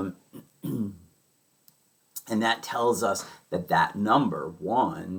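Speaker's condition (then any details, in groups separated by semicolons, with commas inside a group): No condition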